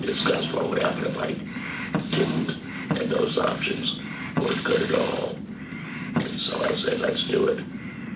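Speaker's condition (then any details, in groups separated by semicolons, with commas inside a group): Laryngectomy after head and neck cancer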